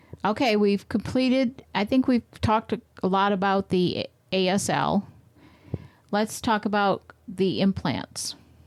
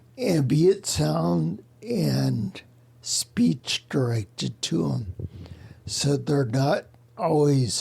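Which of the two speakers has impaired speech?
The second: spinocerebellar ataxia; type unknown, possibly not Friedreich's, genetic testing incomplete; unclear speech, tongue tied, phone conversation hard, uses relay service.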